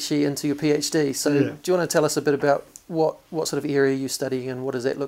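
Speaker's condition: No condition

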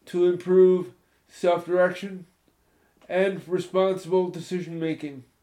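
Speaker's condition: Spastic cerebral palsy, moderate

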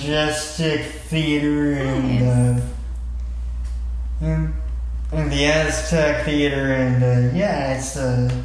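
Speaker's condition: Cerebral palsy; 19-year-old man, former patient at CRIT (Children's Rehabilitation Institute), therapists Natalie, Jose, Paula; college student, uses campus disability accommodations; host says he has a perfect voice for podcast, does voice acting

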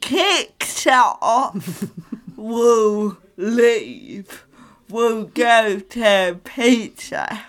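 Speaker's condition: Cerebral palsy; disability known by age 2.5

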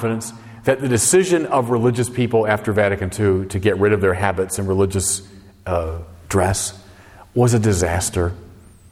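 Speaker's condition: No condition

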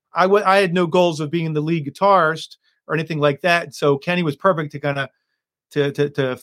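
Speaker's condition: No condition

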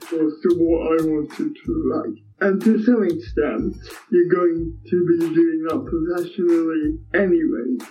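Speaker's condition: Cerebral palsy; physical only

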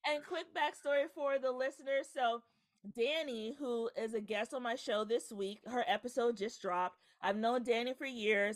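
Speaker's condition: No condition

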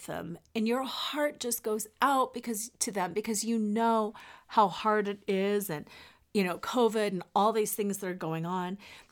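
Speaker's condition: No condition

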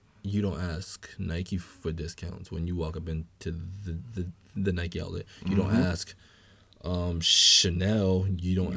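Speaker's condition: Stuttering; repeated sounds

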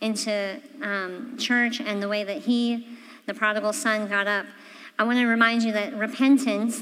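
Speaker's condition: Cleft palate; congenital

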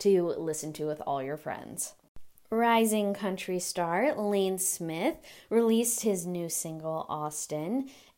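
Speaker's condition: No condition

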